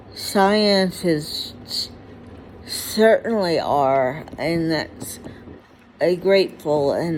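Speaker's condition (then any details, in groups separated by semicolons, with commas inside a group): Huntington's disease; inherited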